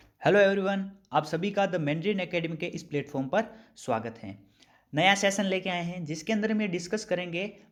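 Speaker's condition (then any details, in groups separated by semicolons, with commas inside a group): No condition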